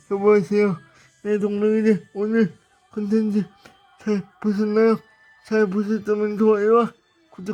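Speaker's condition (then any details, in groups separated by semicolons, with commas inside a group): Brain lesion disability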